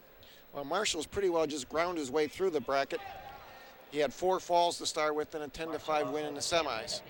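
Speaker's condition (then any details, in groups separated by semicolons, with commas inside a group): No condition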